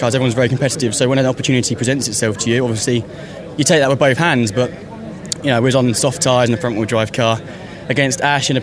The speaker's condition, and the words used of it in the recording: No condition.